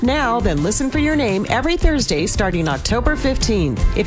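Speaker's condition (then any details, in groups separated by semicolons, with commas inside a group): No condition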